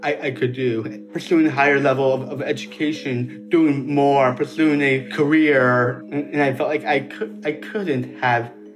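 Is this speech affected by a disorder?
Yes: Down syndrome; genetic, third copy of chromosome 21; takes longer to do and learn things, slower pace, slower mentality.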